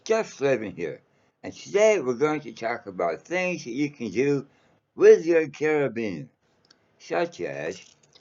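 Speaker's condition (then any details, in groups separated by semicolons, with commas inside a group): Mouth cancer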